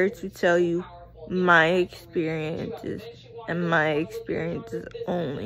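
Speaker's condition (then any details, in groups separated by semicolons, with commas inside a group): Cerebral palsy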